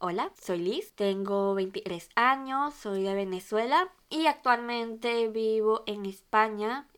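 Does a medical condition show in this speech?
Yes: cleft lip and palate; congenital cleft lip and cleft palate.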